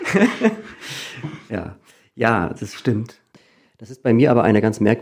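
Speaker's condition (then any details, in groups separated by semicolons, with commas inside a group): No condition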